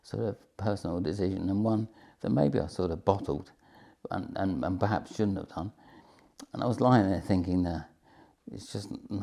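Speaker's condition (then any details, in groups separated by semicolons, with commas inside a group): Motor neurone disease; uses wheelchair, extensive paralysis; diagnosed nine years ago, terminally ill; bad breathing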